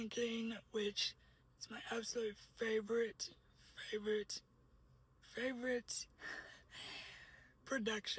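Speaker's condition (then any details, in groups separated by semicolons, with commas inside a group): Cerebral palsy; uses a wheelchair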